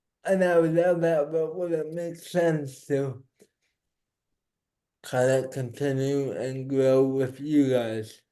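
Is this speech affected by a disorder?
Yes: cerebral palsy.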